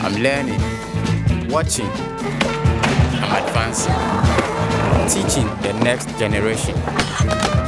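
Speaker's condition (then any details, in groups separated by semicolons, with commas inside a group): No condition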